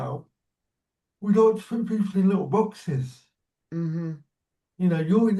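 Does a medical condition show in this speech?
Yes: cerebral palsy.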